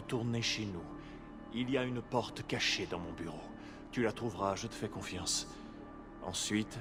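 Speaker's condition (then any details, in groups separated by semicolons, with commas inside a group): No condition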